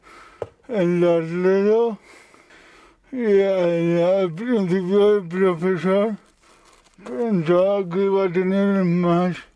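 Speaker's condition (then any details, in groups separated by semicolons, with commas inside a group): Cerebral palsy; speech slightly affected, some difficulty speaking but understood perfectly, once not understood by phone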